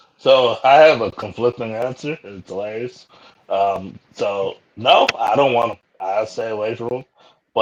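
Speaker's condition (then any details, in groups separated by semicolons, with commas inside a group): No condition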